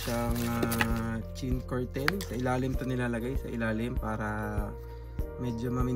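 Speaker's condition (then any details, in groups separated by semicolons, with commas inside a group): No condition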